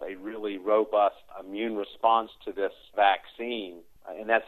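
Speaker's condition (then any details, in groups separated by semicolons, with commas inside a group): No condition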